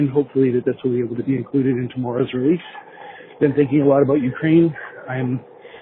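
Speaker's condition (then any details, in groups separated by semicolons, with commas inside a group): No condition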